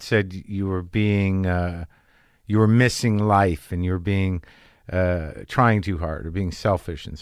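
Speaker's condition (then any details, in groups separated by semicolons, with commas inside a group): No condition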